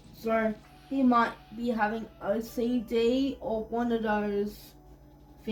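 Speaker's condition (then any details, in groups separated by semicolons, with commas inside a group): Cerebral palsy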